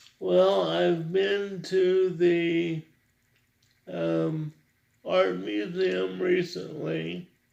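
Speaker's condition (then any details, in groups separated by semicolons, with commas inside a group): Cerebral palsy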